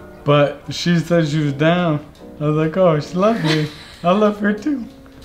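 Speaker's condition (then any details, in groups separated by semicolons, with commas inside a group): ALS; speech affected within last year, voice loss expected, voice banked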